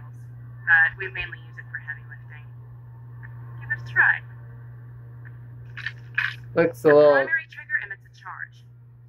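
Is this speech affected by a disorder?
No.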